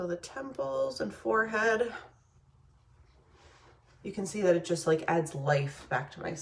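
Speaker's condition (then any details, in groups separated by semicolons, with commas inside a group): No condition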